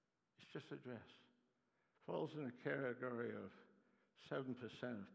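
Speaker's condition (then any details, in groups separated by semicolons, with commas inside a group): Parkinson's disease; Parkinson's attacks muscles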